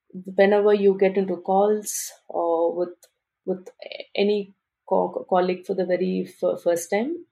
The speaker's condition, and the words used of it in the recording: Stuttering. Because there are times when I don't speak with a stutter. I don't even stutter during my stand-up meetings.